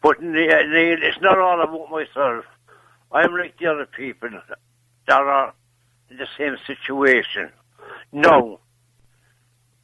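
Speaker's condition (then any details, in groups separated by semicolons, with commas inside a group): Parkinson's; loses balance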